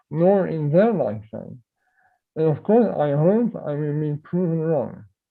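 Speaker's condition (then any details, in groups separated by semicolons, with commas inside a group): Myotonic dystrophy; type 1, adult onset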